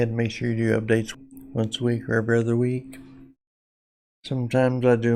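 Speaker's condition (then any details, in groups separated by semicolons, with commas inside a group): Parkinson's disease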